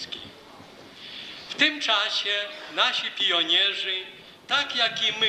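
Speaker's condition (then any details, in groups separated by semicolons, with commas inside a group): No condition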